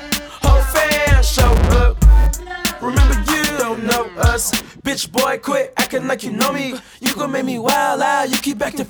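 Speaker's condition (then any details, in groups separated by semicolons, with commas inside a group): No condition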